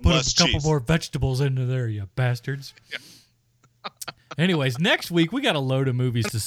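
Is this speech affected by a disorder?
No.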